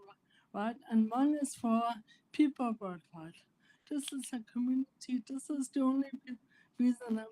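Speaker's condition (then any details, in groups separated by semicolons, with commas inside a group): Primary lateral sclerosis; upper motor neurons only, spasticity; initially probable diagnosis; speech sounded different, like drunk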